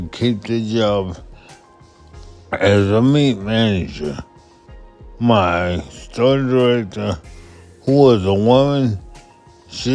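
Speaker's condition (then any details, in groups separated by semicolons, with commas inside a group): Multiple sclerosis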